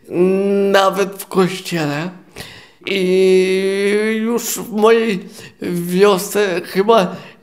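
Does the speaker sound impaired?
Yes: cerebral palsy, quadriplegic; four-limb involvement, born premature at seven months, six weeks in incubator, wheelchair user; adult, continuous ongoing rehabilitation.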